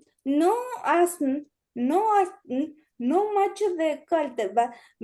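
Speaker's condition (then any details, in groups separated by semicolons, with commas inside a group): Cerebral palsy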